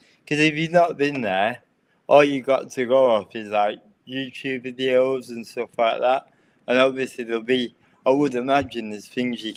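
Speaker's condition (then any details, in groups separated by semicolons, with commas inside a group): Cerebral palsy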